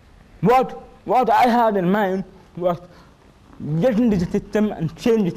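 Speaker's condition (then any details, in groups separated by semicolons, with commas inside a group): Cerebral palsy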